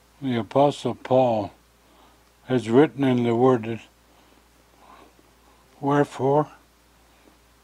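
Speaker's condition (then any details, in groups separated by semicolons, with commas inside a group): Stroke; convalescing at home after aneurysm surgery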